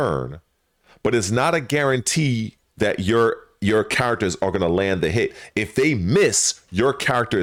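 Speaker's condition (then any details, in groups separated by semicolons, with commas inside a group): No condition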